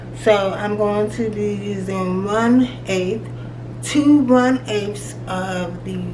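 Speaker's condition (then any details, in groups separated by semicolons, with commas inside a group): Cerebral palsy; from birth, left leg affected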